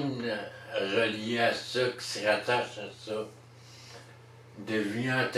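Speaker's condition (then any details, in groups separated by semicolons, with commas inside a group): Traumatic brain injury; surgery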